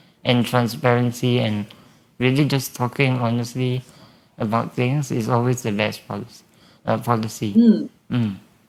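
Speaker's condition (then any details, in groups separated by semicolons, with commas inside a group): Spinal muscular atrophy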